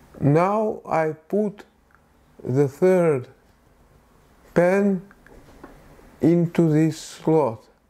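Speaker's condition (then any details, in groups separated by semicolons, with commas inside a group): Parkinson's disease; tremor of hands and body; over 8 years, hands and body tremble, difficulty typing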